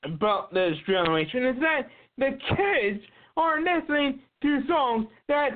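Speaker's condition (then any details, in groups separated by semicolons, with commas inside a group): Cerebral palsy; visible to casting agents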